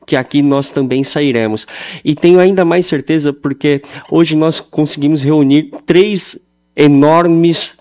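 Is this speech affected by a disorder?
Yes: cleft lip and palate; congenital cleft lip and palate, treated from childhood as USP patient at rehabilitation hospital in Bauru.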